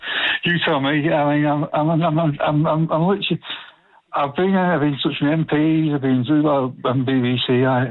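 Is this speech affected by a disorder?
Yes: Parkinson's disease; DBS implant, DBS surgery couple of years ago, worsening over last 18 months; symptoms much better since surgery, frequent falls, very poor balance, repeated hospital visits after falls.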